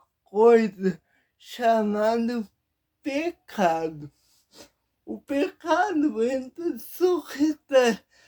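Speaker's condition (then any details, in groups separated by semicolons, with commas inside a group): Paralysis; speech impairment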